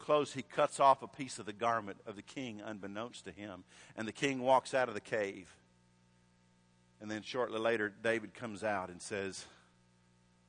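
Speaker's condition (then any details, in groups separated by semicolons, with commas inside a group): No condition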